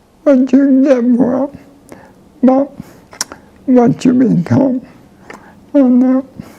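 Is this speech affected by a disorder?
Yes: ALS; voice and lungs affected.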